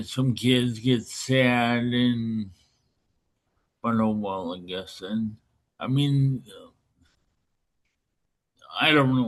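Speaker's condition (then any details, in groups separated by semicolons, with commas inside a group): Brain injury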